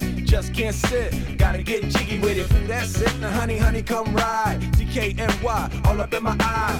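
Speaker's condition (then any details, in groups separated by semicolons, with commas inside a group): No condition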